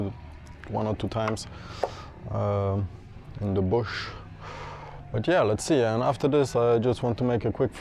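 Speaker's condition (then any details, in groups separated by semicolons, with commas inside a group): No condition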